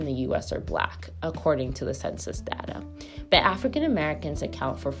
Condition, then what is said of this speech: None; typical speech.